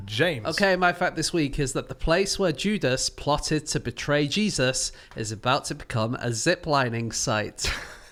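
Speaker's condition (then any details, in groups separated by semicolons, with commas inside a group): No condition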